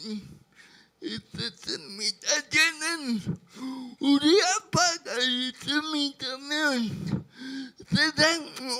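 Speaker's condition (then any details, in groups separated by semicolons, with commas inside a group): Brain lesion disability grade 1, severe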